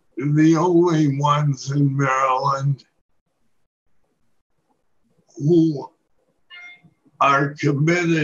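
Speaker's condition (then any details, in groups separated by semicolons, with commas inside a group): Parkinson's disease; medical cannabis treatment for years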